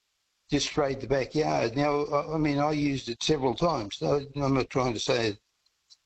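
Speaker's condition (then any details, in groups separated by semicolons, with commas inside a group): Parkinson's; linked to past backyard paraquat spraying over 25 years ago; brief word slip before saying paraquat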